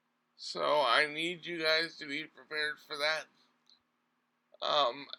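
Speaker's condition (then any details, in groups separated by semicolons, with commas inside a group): Cerebral palsy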